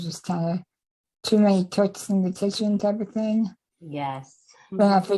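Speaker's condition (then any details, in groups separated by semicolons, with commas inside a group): Spinal muscular atrophy type 2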